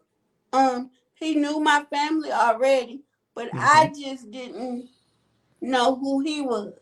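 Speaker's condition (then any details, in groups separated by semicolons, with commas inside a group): Cerebral palsy; quadriplegic type, all four limbs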